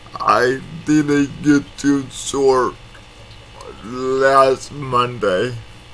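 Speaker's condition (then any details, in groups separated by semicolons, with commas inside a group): Cerebral palsy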